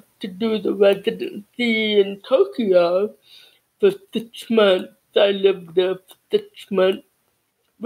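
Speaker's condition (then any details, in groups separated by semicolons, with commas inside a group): Cerebral palsy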